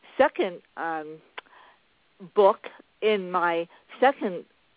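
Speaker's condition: Cerebral palsy; semi-paralyzed with nerve damage after scoliosis surgery, uses walker, great effort to sit up and speak

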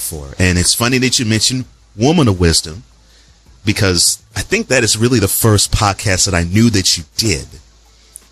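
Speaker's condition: No condition

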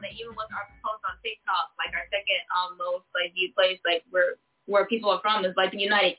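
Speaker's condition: No condition

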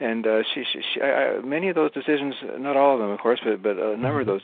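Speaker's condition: Parkinson's disease; diagnosed while still working

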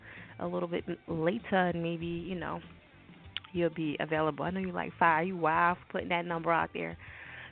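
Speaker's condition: No condition

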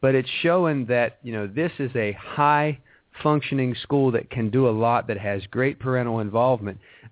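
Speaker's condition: No condition

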